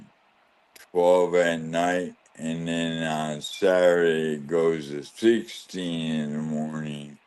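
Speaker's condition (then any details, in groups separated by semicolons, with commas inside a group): ALS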